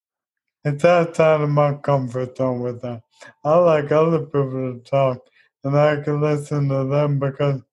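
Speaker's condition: ALS; diagnosed age 29

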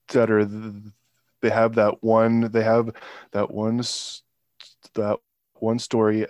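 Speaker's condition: Stuttering; stuttering since childhood, severe in middle and high school, could not get words out, several intensive camps when younger; still stutters, communicating virtually more challenging, more anxiety; word and part-word repetitions, blocks on own name; prolonged sounds, blocks

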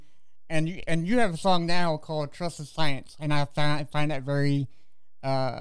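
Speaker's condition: Cerebral palsy; walks with walker

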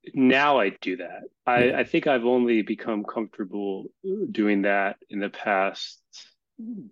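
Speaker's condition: Stuttering; childhood onset, speech therapy as child; still stutters as adult, gradually more comfortable with stuttering; phone time pressure harder, more comfortable speaking face-to-face; repeated sounds

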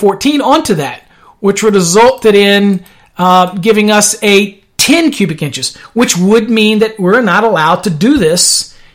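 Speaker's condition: No condition

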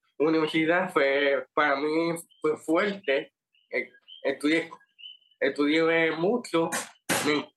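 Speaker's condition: Down syndrome; adult man aged 26 to 27

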